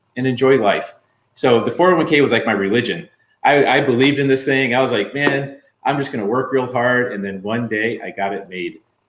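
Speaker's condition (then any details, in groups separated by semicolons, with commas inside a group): No condition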